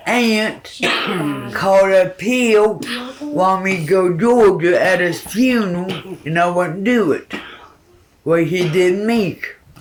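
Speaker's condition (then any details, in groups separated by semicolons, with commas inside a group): Cerebral palsy; formerly braces all over; after childhood train accident and coma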